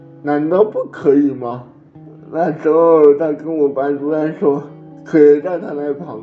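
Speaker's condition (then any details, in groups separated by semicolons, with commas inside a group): Cerebral palsy; some words unclear despite great effort to speak clearly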